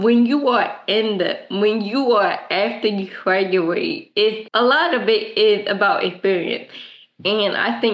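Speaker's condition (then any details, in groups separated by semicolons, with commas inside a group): Cerebral palsy; present since birth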